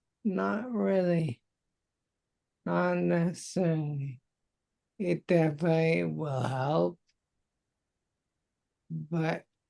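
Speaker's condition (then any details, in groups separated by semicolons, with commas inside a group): Multiple sclerosis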